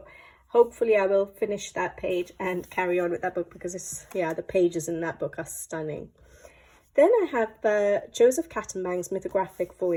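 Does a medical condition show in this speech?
No.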